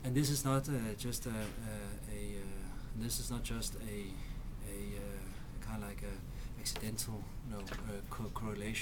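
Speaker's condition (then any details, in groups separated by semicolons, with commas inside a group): No condition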